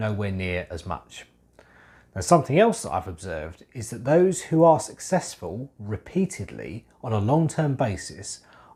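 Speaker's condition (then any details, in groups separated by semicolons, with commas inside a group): No condition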